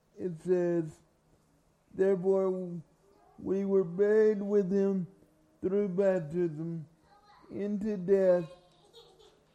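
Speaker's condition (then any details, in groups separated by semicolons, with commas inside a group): Cerebral palsy; carried everywhere by parents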